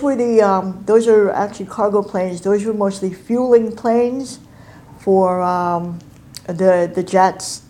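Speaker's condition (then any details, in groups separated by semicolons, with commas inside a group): Cleft palate and cleft lip; congenital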